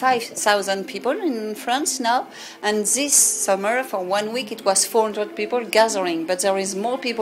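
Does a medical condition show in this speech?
No.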